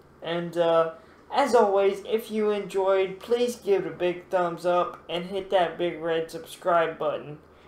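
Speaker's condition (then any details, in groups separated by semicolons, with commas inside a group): Cerebral palsy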